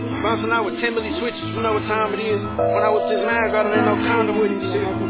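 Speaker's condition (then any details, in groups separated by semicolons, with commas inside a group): No condition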